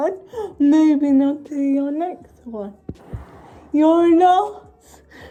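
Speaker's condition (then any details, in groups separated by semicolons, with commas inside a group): Cerebral palsy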